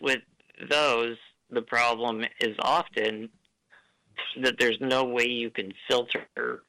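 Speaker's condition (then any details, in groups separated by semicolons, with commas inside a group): Duchenne muscular dystrophy; diagnosed age 3, power chair since about age 10, trouble maintaining breathing, service dog; ventilator may be audible, cadence slightly different, works well for him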